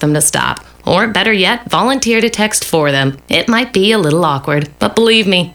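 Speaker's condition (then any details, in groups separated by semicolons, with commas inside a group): No condition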